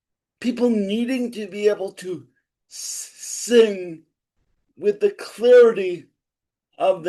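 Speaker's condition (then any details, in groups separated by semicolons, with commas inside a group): Cerebral palsy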